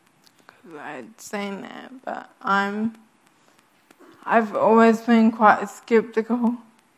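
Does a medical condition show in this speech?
Yes: Friedreich's ataxia; cannot speak if quiet.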